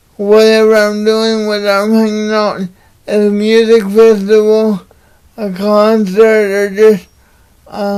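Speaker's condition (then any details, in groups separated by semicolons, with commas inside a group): Cerebral palsy; unable to walk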